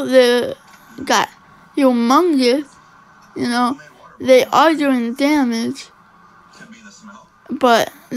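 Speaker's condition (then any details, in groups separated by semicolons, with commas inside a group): Cerebral palsy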